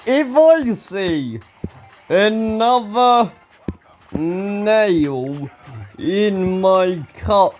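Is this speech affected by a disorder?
Yes: ataxia; speech recently worse.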